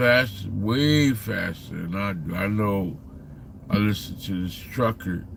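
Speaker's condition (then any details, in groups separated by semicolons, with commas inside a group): Slurred speech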